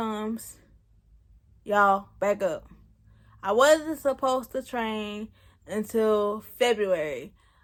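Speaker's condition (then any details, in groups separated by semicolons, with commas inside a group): Cerebral palsy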